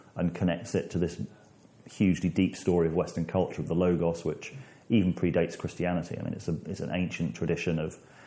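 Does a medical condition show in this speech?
No.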